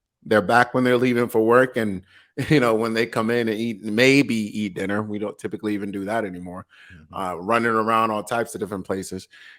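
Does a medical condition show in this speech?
No.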